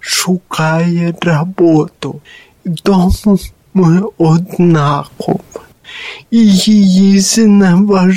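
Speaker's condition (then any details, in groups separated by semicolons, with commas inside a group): Cerebral palsy; speech defect noticeable to others, not heard by self, startled by own voice on microphone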